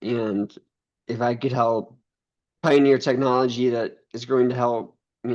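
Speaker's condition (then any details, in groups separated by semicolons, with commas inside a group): ALS; cannot speak, types via brain implant, uses cloned voice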